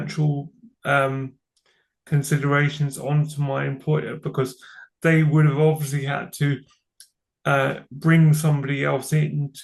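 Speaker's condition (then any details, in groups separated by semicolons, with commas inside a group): Cerebral palsy; from birth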